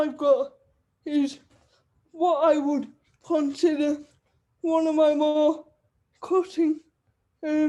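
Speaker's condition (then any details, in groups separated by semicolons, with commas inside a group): Cerebral palsy; wheelchair user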